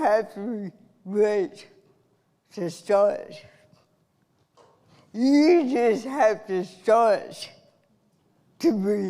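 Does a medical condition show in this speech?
Yes: cerebral palsy; from birth.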